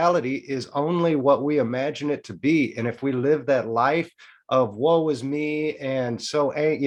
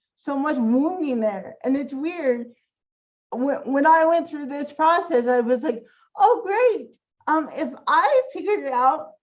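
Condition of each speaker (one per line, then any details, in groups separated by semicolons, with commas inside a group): No condition
Cerebral palsy; incomplete quadriplegia from birth, cannot move or walk independently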